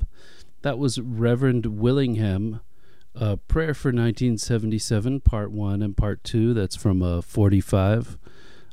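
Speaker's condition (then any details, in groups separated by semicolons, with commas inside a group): No condition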